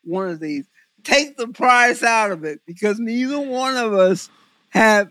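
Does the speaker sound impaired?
Yes: cerebral palsy; visual focusing difficulty.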